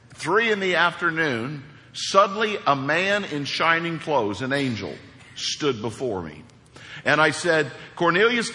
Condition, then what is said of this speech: No condition.